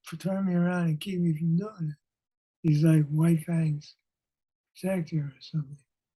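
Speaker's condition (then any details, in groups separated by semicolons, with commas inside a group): Parkinson's disease; lost former character voice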